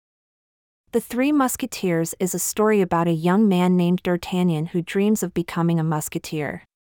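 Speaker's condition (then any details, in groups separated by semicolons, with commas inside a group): No condition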